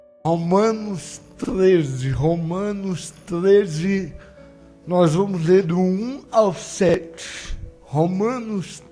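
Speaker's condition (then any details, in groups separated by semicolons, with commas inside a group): Cerebral palsy; no speech as child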